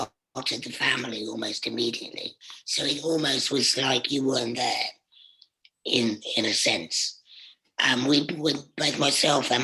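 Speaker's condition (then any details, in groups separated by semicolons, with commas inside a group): Laryngectomy; voice box surgically removed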